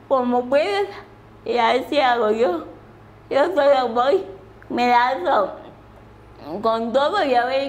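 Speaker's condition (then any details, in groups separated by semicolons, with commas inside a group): Cerebral palsy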